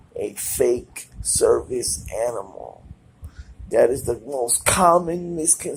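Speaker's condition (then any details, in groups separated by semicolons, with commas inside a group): Cerebral palsy; present since birth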